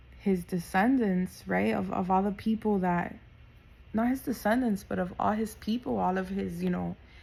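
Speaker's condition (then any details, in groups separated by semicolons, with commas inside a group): No condition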